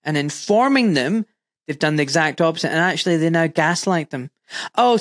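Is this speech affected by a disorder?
No.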